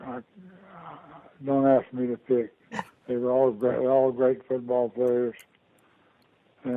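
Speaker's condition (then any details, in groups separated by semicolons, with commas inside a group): Parkinson's disease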